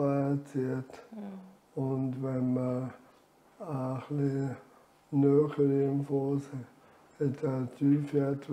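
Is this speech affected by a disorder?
Yes: amyotrophic lateral sclerosis.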